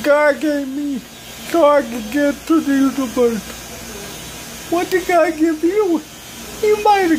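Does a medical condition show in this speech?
Yes: cerebral palsy; speech hard to understand.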